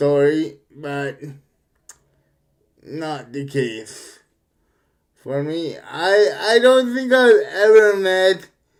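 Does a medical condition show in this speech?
Yes: cerebral palsy.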